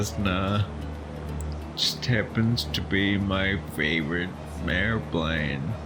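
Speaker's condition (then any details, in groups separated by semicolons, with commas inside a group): Friedreich's ataxia; genetic, nerve-related; swallowing and speaking affected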